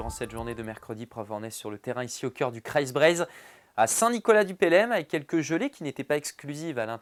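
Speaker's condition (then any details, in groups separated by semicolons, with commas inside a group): No condition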